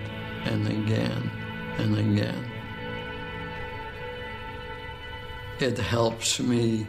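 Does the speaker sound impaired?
Yes: ALS, through a speech-generating device.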